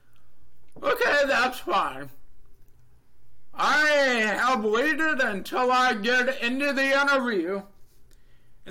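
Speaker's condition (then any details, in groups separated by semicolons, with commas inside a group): Deafness, Neurofibromatosis Type 2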